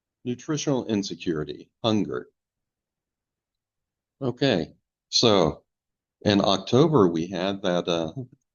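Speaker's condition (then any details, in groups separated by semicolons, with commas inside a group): No condition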